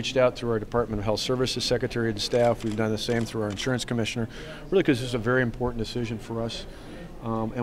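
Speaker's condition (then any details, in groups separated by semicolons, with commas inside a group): No condition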